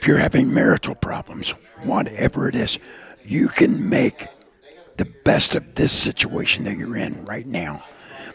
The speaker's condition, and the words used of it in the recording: Laryngectomy. Because it was probably hard for them to hear me in that loud environment, but I just let him know a little bit that I'm a throat cancer survivor.